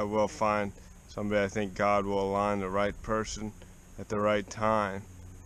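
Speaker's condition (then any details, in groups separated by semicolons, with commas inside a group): Cerebral palsy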